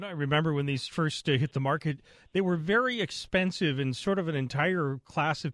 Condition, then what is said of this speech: No condition.